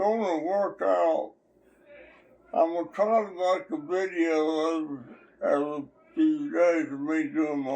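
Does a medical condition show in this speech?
Yes: slurred speech; hospital bed, catheter.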